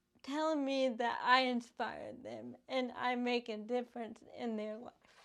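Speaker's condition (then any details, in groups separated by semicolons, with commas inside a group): Cerebral palsy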